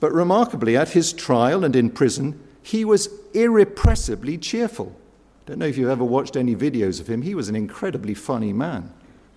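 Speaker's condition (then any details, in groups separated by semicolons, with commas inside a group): No condition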